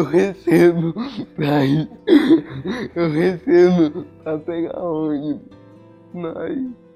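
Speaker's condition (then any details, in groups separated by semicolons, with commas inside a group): Cerebral palsy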